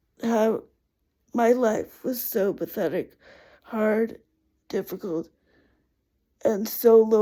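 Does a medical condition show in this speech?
Yes: cerebral palsy.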